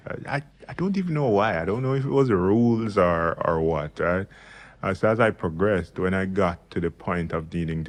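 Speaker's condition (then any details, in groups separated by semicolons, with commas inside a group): No condition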